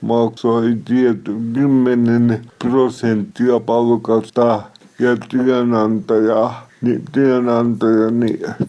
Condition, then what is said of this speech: Cerebral palsy. Kuten kuulette, niin puheeni on vähän epäselvää, mutta CP-vamma tarkoittaa periaatteessa syntymässä ollutta hapenpuutetta tai sitten syntymän jälkeen tapahtunutta aivovauriota 2 vuoden kuluessa.